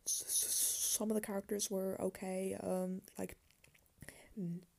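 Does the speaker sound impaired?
Yes: speech impediment; sound repetitions on word starts, random pauses, pauses and repetitions left unedited; here repeated sounds, prolonged sounds.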